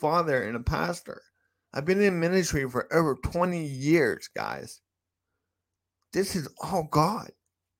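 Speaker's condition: Cerebral palsy; walks with a limp

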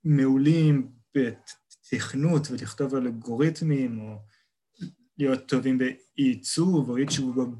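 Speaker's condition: Stuttering; stuttering since young age, previously much more covert; uses word planning and word skipping in stressful situations to keep flow; speech blocks, plans words ahead and skips words under stress; blocks

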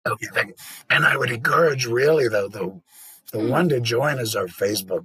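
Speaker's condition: Laryngectomy; esophageal segment changes speech

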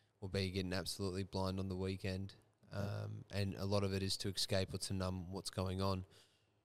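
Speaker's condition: No condition

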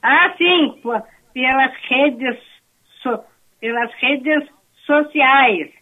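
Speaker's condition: Down syndrome

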